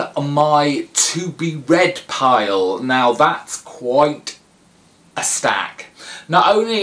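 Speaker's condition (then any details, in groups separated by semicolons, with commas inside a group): No condition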